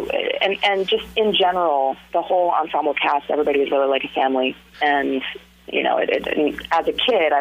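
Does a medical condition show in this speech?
No.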